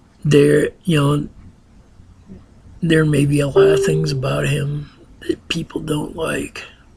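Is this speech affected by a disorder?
Yes: ataxia.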